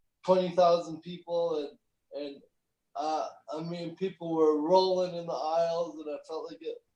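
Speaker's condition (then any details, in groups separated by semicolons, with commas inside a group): Cerebral palsy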